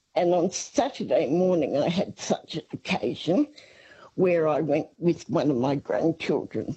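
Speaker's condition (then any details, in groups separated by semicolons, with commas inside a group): Parkinson's disease; hands work slower than brain, walks with wheelie walker; brain sometimes steals words, word-finding difficulty, mixes up names, voice sometimes does not hold up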